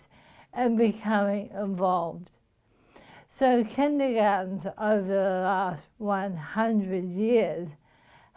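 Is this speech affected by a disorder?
Yes: motor neuron disease.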